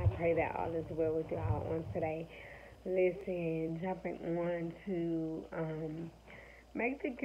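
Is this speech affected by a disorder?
Yes: cerebral palsy, spastic.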